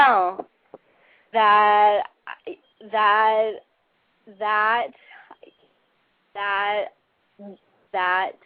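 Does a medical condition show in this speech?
Yes: cerebral palsy.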